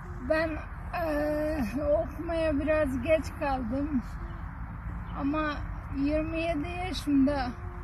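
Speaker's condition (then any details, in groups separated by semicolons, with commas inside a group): Friedreich's ataxia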